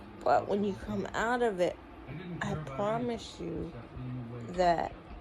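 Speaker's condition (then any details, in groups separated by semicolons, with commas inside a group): Cerebral palsy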